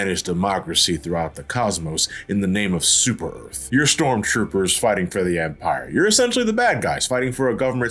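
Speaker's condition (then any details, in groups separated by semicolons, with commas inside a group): No condition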